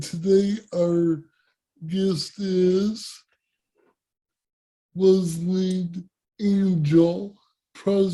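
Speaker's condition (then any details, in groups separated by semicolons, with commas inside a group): Cerebral palsy; speech impairment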